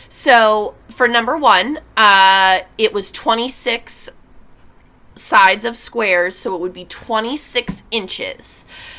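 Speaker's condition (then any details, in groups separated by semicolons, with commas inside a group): No condition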